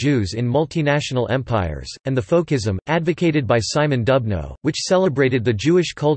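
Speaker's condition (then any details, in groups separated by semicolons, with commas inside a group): No condition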